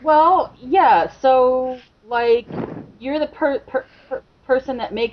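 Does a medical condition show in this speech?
No.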